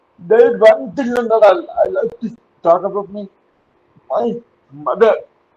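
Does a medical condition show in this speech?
Yes: cerebral palsy; uses wheelchair.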